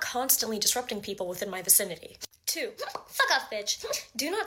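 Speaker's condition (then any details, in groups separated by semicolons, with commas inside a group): Tourette syndrome; rare form with spoken swearing tics, not constant, can go hours without ticking; frequent vocal tics in clip, fuck you, bitch, suck my dick, fuck off; vocal tics of vulgar phrases and swearing, blurted mid-sentence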